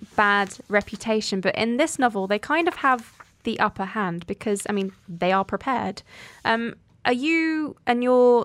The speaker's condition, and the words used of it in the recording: None; typical speech.